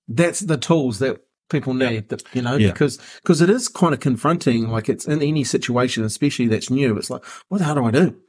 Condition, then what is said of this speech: None; typical speech.